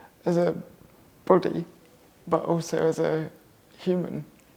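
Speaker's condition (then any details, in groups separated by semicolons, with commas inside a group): Cerebral palsy; left-sided muscle tension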